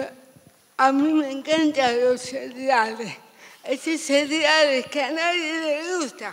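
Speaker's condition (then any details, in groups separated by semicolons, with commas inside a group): Severe cerebral palsy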